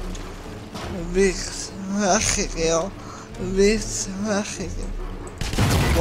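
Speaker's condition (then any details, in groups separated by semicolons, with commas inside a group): Cerebral palsy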